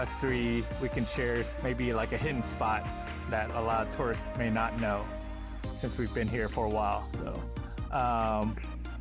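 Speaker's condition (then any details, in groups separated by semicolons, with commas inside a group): No condition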